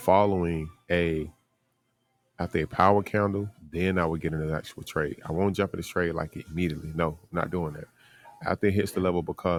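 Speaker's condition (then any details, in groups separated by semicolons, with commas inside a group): No condition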